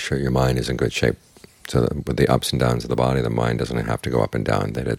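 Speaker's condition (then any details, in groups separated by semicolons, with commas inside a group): No condition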